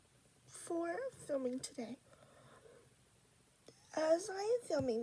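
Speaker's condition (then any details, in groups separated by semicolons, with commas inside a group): Cerebral palsy; unable to walk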